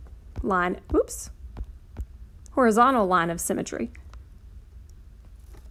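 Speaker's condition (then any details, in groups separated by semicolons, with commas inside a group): No condition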